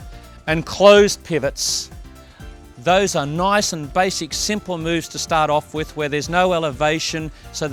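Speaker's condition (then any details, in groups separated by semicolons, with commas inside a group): No condition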